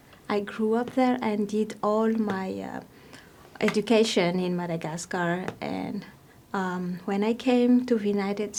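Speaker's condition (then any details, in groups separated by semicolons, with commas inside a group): No condition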